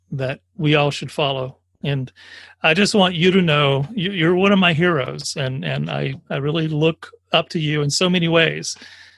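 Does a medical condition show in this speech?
No.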